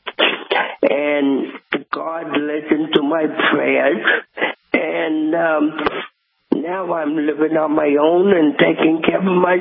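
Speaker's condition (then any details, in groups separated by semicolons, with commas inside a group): Cerebral palsy; present from birth, diagnosed at 6 months, lump at back of head found by mother, could not lie on back, predicted never to walk; walks, has walked New York City marathon 8 times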